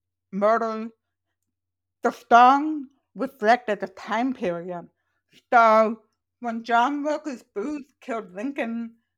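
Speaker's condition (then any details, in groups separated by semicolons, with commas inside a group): Profoundly deaf, congenital; born profoundly deaf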